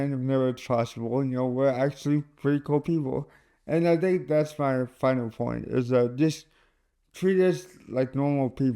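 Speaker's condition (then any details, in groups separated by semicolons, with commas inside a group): Cerebral palsy; lack of oxygen at birth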